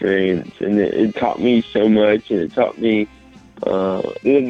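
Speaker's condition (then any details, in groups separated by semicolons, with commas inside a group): Mild cerebral palsy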